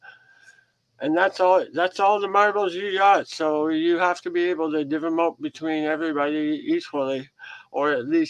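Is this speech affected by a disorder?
Yes: head and neck cancer surgery; large tumor removed from side of neck, reconstructive surgery, crooked head since; survivor, about 14 years since diagnosis, 43% five-year survival odds then; ongoing throat challenges.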